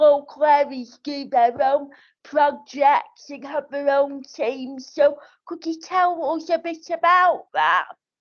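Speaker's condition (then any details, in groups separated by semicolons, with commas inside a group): Cerebral palsy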